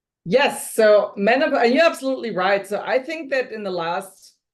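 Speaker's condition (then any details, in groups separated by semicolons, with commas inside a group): No condition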